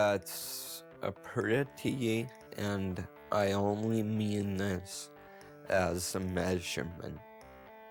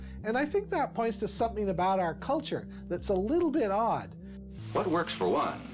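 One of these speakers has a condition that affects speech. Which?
The first: multiple sclerosis; severe shaking earlier.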